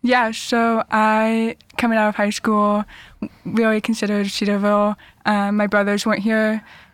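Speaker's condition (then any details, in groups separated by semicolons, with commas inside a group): Deafness; cochlear implants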